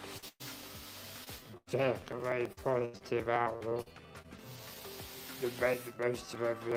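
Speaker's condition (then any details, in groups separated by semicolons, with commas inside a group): Motor neurone disease; diagnosed at 37, mobility decreased over years; voice deteriorated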